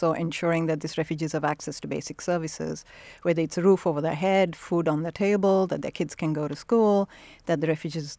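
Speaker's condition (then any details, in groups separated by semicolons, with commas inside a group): No condition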